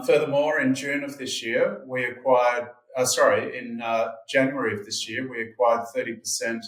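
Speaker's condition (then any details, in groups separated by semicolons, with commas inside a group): No condition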